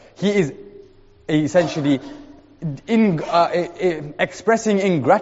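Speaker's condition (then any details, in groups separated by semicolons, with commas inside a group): No condition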